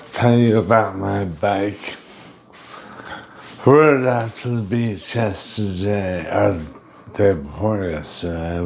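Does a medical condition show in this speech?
Yes: brain injury.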